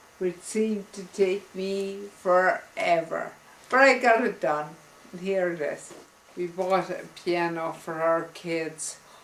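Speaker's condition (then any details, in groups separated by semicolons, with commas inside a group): Multiple sclerosis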